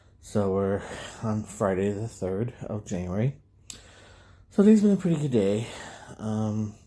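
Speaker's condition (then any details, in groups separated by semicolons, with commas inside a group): No condition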